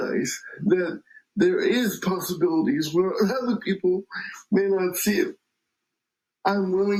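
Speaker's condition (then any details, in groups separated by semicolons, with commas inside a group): Cerebral palsy; power wheelchair user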